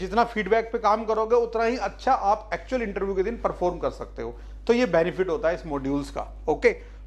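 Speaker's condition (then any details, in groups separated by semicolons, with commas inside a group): No condition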